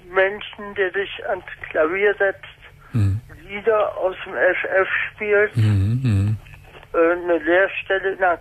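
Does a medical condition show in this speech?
Yes: spastic paralysis since birth; congenital, mainly affects the hands, writing or holding a full glass looks drunk to outsiders; able to communicate normally.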